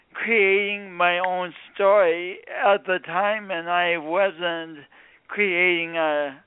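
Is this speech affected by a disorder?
Yes: speech impediment from birth injury; distinctive voice, noted as not a Midwestern accent.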